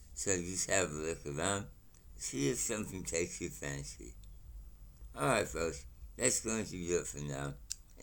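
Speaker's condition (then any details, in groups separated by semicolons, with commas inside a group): Mouth cancer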